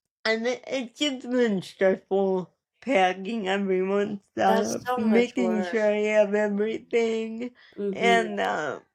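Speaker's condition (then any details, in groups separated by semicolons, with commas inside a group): Cerebral palsy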